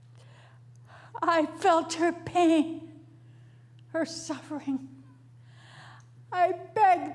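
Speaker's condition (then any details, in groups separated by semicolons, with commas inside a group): Stroke; memory and speech critically affected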